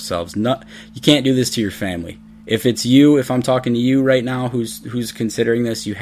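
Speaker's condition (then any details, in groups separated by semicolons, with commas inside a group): No condition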